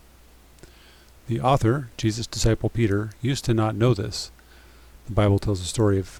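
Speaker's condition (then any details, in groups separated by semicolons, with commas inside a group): No condition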